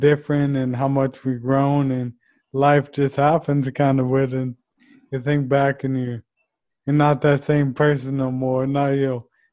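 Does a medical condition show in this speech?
Yes: ALS; ALS diagnosed just before age 30, neurodegenerative motor neuron disease; voice changed a little, some slurring, dictation differences, still understandable.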